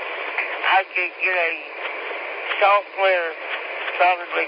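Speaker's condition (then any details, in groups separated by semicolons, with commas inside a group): Speech impediment; still talks on ham radio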